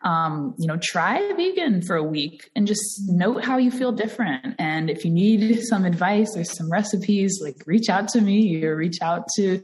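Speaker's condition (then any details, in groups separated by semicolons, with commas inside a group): No condition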